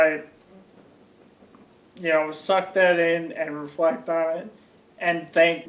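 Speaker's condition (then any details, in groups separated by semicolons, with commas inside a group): ALS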